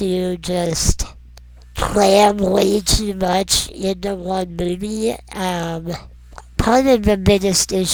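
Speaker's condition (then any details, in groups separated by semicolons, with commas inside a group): Non-progressive muscular dystrophy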